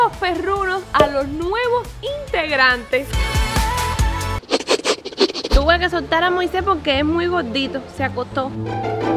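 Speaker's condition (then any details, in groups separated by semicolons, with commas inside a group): No condition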